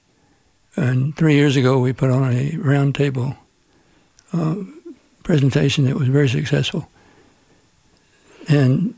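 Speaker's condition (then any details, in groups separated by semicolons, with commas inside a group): Parkinson's disease; diagnosed 11 years ago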